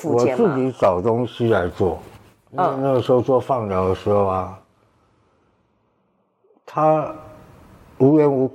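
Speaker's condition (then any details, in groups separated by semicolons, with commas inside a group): Tongue cancer surgery, partial glossectomy with tongue flap; eating and speaking affected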